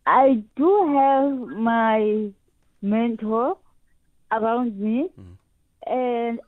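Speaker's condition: Cerebral palsy; surfs with helper pushing into wave

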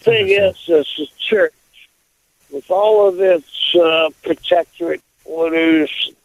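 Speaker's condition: Stroke; stroke at age 75; apologizes for presentation of speech after stroke, asks listeners to look for substance

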